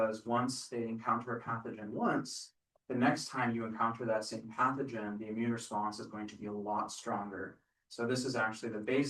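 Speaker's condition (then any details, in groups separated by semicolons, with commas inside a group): No condition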